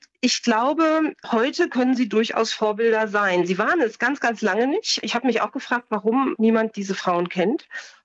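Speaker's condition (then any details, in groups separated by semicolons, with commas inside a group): No condition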